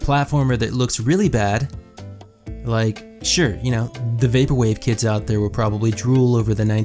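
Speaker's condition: No condition

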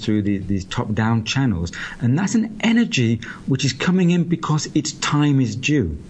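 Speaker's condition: No condition

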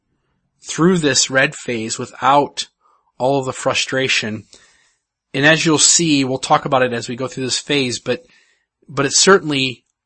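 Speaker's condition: No condition

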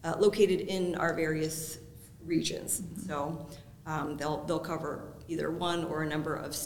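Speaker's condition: No condition

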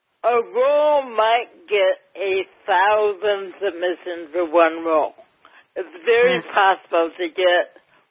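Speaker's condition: Cerebral palsy, mild

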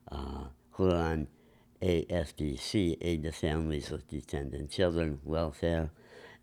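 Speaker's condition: Enlarged tongue from vascular growth

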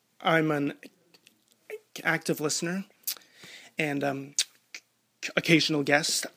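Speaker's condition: Stuttering; stuttering since age 3 or 4, nearly entire life; adds k sound as secondary behavior when stuttering, even on non-k words, tries voluntary stuttering; blocks

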